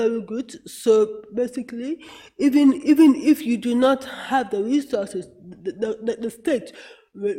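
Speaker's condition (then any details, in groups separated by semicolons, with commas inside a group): Cerebral palsy; therapy started late, at age ten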